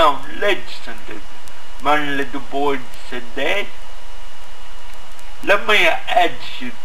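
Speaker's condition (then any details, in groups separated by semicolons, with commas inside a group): Cerebral palsy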